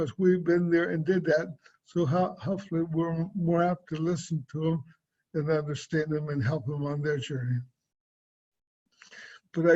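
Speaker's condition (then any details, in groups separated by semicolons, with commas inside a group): Cerebral palsy; from birth, affects gait, swallowing and speech; diagnosed at age 60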